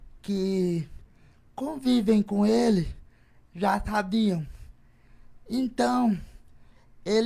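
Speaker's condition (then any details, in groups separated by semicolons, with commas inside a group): Cerebral palsy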